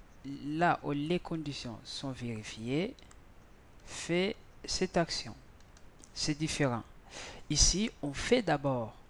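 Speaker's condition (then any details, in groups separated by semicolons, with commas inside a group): No condition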